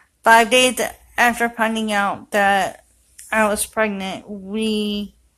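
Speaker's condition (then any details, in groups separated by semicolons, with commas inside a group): Cerebral palsy; affects walking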